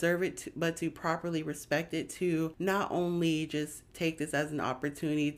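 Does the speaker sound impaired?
No.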